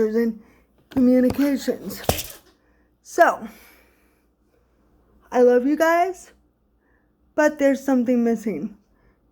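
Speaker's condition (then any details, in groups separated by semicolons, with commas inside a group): Cerebral palsy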